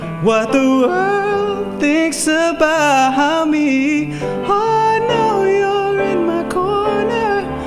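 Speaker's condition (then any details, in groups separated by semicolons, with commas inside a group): No condition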